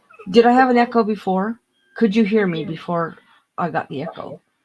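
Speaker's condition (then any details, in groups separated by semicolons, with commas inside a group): No condition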